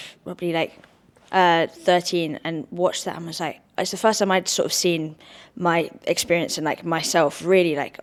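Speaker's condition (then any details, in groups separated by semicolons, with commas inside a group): No condition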